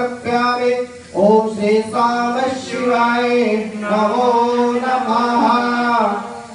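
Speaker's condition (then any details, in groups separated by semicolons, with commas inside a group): No condition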